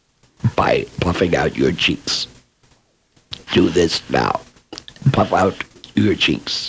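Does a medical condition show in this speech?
Yes: laryngectomy, oesophageal; different pitch, low volume, exaggerated lip movements.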